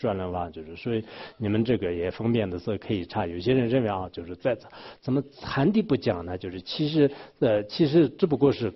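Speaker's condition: No condition

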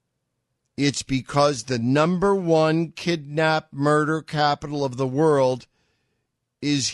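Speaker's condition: No condition

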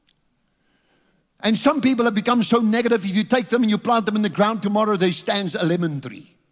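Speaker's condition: No condition

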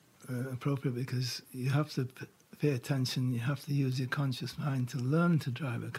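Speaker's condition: Parkinson's; diagnosed about 4 years ago

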